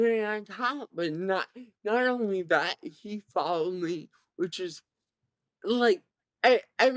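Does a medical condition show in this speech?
Yes: cerebral palsy; present from birth, severe.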